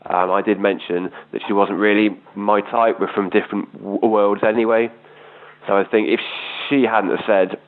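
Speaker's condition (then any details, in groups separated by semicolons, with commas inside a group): Stammer; still present at 32; still has stammer at 32; stammered ordering a beer on First Dates TV show, date finished words, spoke over; prolonged sounds, blocks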